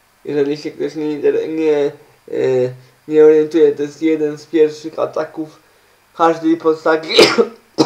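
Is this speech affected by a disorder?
Yes: cerebral palsy; uses wheelchair.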